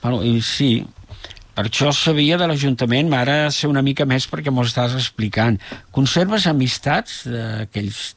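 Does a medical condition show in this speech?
No.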